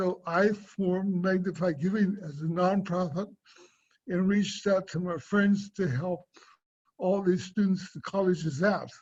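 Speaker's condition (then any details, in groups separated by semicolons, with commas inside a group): Cerebral palsy; affects speech and swallowing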